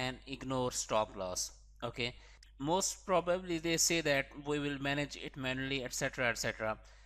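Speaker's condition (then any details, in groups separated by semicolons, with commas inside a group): No condition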